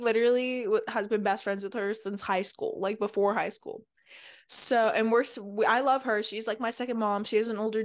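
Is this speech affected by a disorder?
No.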